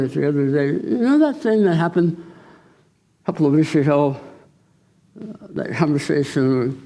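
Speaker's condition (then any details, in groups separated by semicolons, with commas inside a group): Tongue cancer surgery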